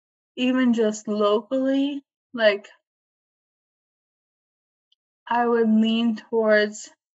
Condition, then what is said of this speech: ALS (motor neuron disease). But yeah, I feel like in some ways, sorry, I'm getting ready to lose my voice.